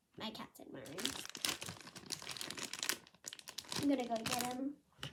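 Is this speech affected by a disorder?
No.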